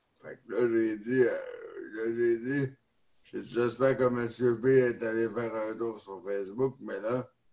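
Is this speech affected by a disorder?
Yes: neonatal cerebral palsy; neonatal onset.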